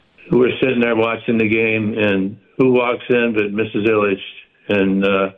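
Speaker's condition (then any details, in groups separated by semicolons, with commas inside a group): Parkinson's; stays active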